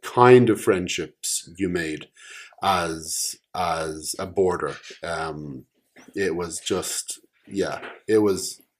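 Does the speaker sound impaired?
Yes: stammer; cannot read prepared text aloud, hesitates on important stress words, stammers less when improvising; here repeated sounds, prolonged sounds.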